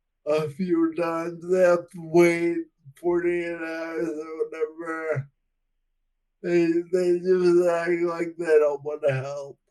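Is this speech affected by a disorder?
Yes: Friedreich's ataxia.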